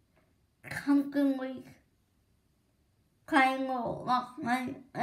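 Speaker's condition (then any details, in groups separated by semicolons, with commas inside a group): Cerebral palsy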